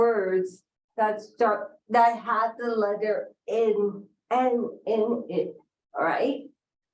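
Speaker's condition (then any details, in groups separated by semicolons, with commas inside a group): Cerebral palsy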